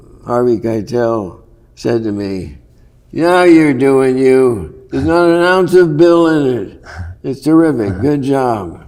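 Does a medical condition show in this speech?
Yes: Parkinson's; worsening, often debilitating.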